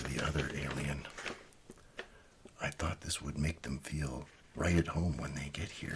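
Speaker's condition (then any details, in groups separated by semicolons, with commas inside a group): No condition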